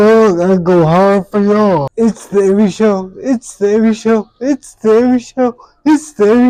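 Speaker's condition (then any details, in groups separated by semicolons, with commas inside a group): Traumatic brain injury; voice affected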